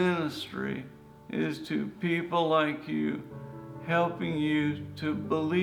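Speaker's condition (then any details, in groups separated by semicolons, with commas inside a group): ALS; recently diagnosed, about 50 years old; throat and facial muscles affected, slurred speech, needs interpreter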